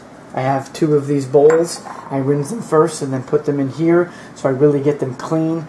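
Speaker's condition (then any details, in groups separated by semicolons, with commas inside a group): No condition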